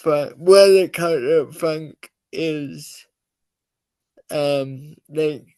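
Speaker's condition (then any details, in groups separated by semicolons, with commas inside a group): Cerebral palsy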